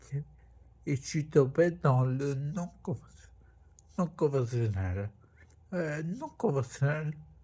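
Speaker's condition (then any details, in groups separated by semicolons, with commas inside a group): Multiple sclerosis; primary progressive form; diagnosed years ago, very fatigued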